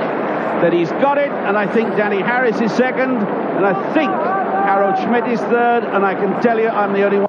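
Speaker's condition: No condition

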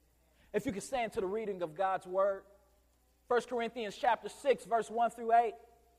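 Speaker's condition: No condition

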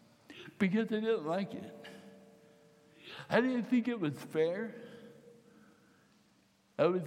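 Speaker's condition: Cerebral palsy, mild; voice hard to understand

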